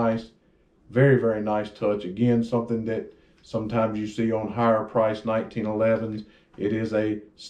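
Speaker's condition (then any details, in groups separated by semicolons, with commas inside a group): No condition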